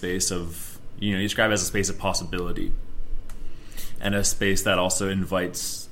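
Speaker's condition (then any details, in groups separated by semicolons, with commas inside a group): No condition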